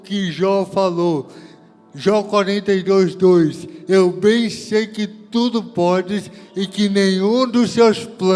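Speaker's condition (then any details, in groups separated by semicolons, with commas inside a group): Cerebral palsy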